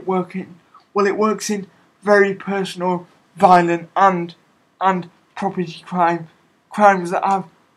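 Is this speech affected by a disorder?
Yes: cerebral palsy.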